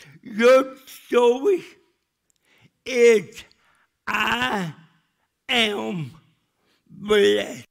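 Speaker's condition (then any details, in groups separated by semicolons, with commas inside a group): Cerebral palsy; speech still affected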